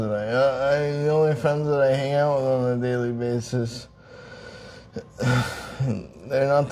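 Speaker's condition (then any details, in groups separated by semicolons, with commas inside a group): Traumatic brain injury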